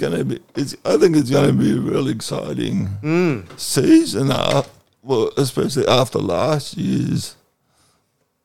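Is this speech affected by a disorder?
Yes: cerebral palsy.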